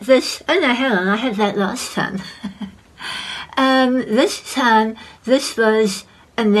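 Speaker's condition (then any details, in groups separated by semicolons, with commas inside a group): Head and neck cancer; recurring cancer incl. floor of mouth, radiation, multiple operations, leg tissue graft, implants; recurring cancer for 22 years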